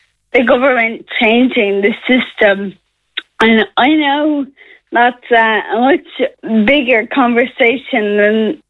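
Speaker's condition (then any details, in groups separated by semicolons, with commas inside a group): Friedreich's ataxia; rare progressive neuromuscular disease, nerve damage, muscle weakness, mobility loss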